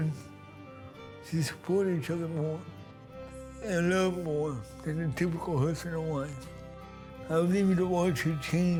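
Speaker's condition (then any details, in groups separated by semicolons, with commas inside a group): Cerebral palsy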